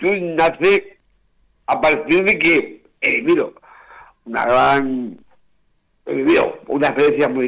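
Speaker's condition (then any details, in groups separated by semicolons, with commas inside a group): Down syndrome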